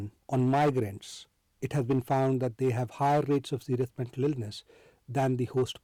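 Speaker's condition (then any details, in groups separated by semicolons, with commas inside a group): No condition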